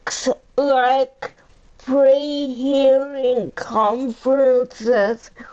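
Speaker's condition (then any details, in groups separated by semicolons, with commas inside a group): Cerebral palsy; powerchair user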